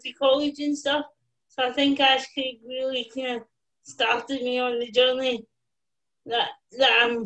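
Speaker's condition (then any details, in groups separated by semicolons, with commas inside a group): Cerebral palsy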